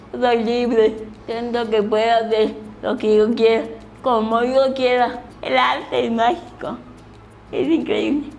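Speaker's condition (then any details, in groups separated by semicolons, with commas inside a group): Cerebral palsy; birth complication, uses wheelchair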